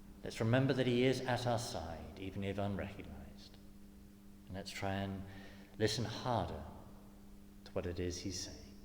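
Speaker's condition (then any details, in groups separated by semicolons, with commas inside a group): No condition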